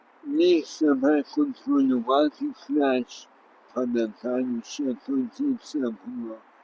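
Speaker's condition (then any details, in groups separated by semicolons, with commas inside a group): Traumatic brain injury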